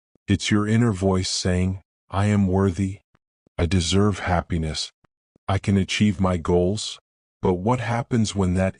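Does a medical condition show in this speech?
No.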